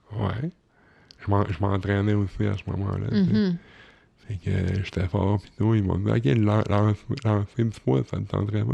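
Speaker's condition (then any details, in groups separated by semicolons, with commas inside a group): Cerebral palsy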